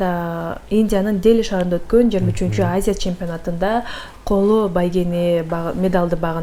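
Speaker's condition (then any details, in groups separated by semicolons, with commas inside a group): No condition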